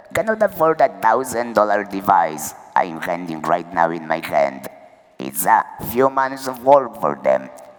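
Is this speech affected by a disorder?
Yes: laryngectomy for laryngeal cancer; no natural voice, electrolarynx, robotic sound.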